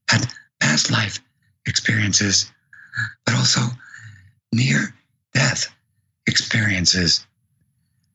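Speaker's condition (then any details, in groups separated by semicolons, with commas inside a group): Vocal cord paralysis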